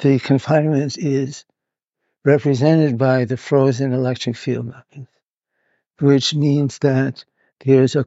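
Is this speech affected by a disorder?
Yes: Parkinson's; audio hard to capture at points, partly due to movement.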